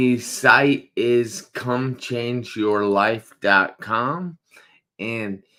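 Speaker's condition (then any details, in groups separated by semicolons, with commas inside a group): Traumatic brain injury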